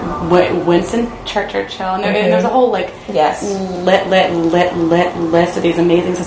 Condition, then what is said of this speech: Stuttering. I found that in certain situations, if I'm stuttering a lot, or the person that I'm talking to, like, doesn't know that I stutter, I can often, like, pretend to be an amazing listener.